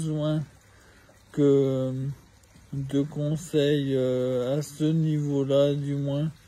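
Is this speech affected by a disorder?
Yes: ALS (maladie de Charcot).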